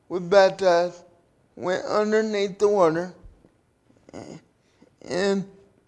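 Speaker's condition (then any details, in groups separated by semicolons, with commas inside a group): Cerebral palsy; carried by parents and friends since birth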